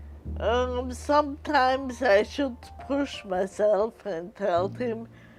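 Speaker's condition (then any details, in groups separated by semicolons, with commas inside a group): Multiple sclerosis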